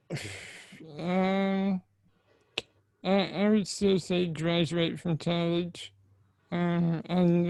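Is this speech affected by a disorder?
Yes: spinal muscular atrophy.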